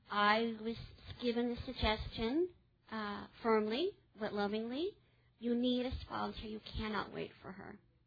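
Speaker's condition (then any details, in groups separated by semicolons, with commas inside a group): Cleft palate; infant feeding difficulty with weight loss, ongoing dental problems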